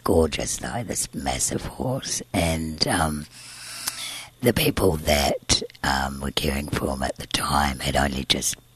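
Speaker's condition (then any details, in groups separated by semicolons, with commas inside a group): Tracheostomy and scarred vocal cord, laryngeal cysts, surgical vocal cord scarring; cyst surgery 20 Green Lane Hospital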